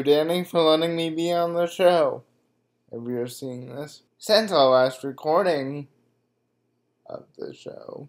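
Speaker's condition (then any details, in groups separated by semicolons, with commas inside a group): Cerebral palsy; uses a chair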